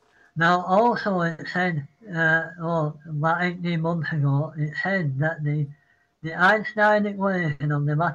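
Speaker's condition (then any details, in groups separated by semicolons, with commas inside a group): Parkinson's; apologizes mid-sentence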